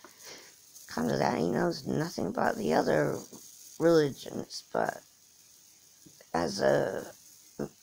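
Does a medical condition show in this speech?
Yes: cerebral palsy; from birth.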